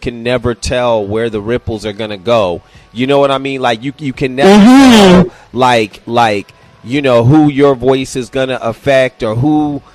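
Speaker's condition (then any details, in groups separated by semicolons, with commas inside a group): No condition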